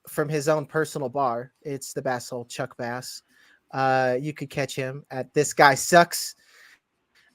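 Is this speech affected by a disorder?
No.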